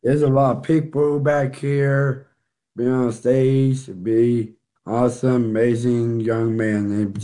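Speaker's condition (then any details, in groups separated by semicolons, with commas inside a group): Down syndrome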